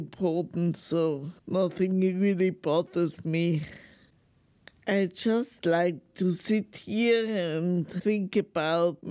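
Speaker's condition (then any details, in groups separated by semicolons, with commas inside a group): Multiple sclerosis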